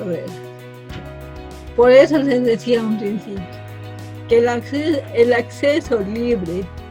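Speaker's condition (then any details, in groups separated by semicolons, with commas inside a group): Cerebral palsy from birth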